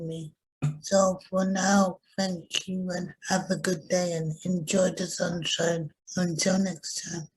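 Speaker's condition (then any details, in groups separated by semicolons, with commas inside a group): Cerebral palsy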